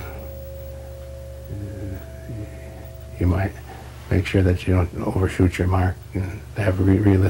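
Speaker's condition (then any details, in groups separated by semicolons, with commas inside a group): Parkinson's disease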